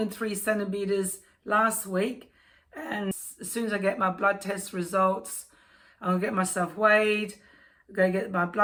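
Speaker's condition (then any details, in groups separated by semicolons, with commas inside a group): No condition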